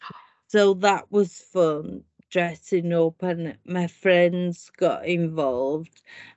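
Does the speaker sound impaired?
Yes: primary lateral sclerosis; leg tightness, foot catching, then upper limbs, writing, speech; first diagnosed hereditary spastic paraplegia, later changed; about eight years since symptom onset, slow degenerative form, walking aided; speech affected, noticed about 12 months before others noticed.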